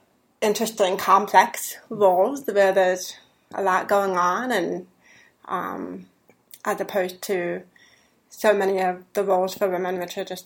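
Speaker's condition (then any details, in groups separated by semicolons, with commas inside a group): Deafness; deafness diagnosed at age 3, residual low-frequency hearing, hears men's voices better than women's; raised oral, 11 years of speech therapy, practiced mouth and tongue movement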